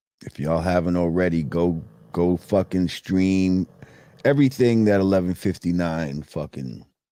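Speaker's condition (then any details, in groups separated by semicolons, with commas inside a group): No condition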